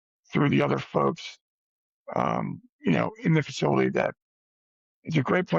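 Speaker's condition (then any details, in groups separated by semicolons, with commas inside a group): Spinal cord injury paralysis; diving accident, paralyzed from neck down; ongoing locomotor therapy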